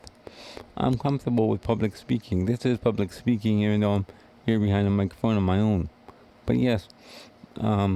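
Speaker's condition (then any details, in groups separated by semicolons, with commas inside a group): Cerebral palsy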